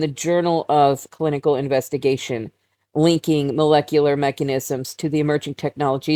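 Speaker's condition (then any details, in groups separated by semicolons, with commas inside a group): No condition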